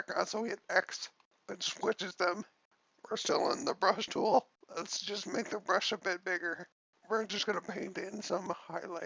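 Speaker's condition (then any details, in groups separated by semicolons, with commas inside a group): Cerebellar ataxia from brain tumour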